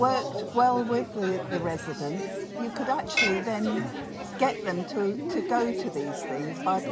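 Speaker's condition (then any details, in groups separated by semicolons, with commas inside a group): No condition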